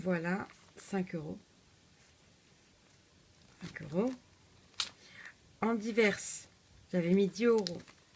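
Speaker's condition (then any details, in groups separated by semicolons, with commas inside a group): No condition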